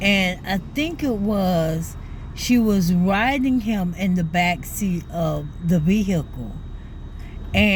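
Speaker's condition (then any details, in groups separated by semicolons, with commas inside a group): ALS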